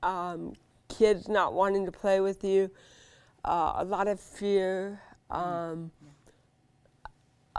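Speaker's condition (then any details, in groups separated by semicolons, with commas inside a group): Cerebral palsy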